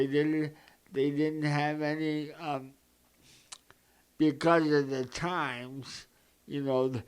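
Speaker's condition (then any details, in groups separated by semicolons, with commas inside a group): Cerebral palsy; present from birth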